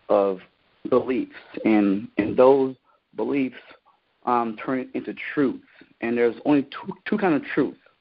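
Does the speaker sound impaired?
Yes: stuttering; no professional speaking training, no Toastmasters or speaking lessons; here repeated sounds, repeated words, blocks.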